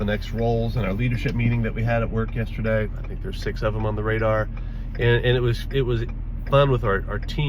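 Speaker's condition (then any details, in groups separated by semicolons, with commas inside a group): No condition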